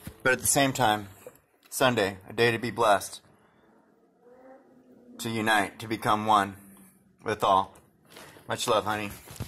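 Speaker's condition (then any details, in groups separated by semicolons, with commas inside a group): No condition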